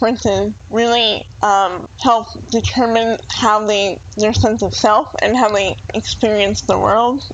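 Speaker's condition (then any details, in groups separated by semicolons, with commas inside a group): Cerebral palsy; cerebral palsy from brain damage at birth, uses wheelchair, support service dog Jax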